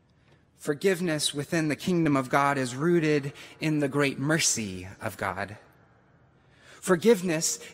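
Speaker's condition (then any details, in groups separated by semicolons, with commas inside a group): No condition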